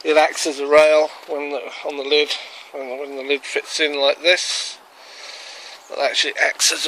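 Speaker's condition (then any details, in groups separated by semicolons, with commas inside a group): No condition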